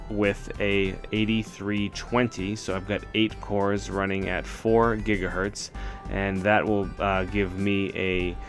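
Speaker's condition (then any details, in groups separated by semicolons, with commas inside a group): No condition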